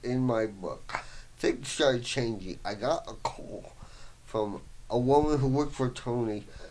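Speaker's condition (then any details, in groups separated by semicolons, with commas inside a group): Voice box damage, traumatic brain injury; tbi found 3-4 years ago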